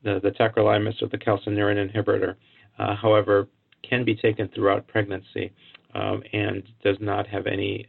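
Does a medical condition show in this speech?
No.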